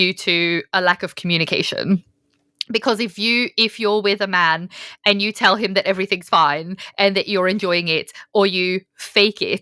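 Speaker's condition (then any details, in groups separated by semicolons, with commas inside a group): No condition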